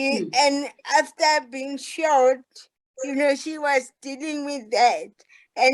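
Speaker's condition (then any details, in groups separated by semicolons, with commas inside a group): Cerebral palsy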